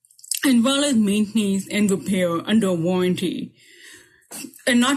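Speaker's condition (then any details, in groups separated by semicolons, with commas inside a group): Profound deafness; 98% hearing loss, grew up with hearing aids, cochlear implant candidate; speaks well per others, about 10 years of speech therapy, makes sense of auditory cues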